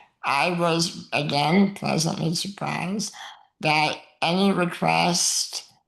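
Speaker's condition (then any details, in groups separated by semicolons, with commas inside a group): Muscular dystrophy; uses wheelchair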